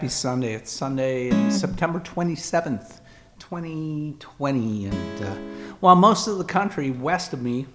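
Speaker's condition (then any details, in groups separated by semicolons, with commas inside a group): No condition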